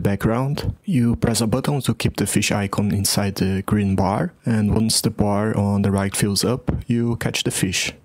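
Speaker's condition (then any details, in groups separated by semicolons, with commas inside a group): No condition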